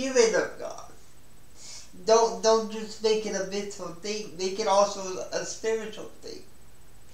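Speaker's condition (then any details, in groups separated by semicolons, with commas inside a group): Spastic cerebral palsy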